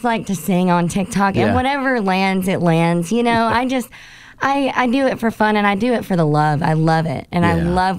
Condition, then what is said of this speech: Cleft palate. So when I have a bad vocal day, I'm a little nervous, but tomorrow's going to be great because I'm feeling so good today.